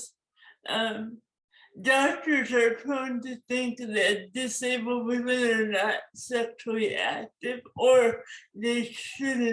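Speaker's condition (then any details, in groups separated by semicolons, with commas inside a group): Cerebral palsy; forceps birth injury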